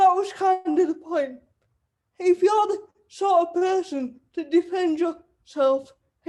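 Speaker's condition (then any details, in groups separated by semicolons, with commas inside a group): Cerebral palsy; wheelchair user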